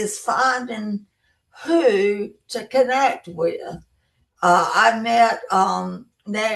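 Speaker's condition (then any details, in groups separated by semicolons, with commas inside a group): Brain injury; lost speech, speech therapy, relearned talking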